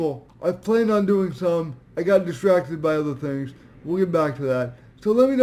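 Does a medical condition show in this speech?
Yes: cerebral palsy; voice tone sometimes odd.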